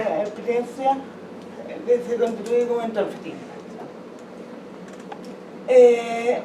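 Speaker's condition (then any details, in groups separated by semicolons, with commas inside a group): Cerebral palsy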